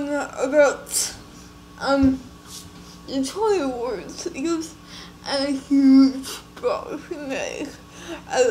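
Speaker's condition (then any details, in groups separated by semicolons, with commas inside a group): Cerebral palsy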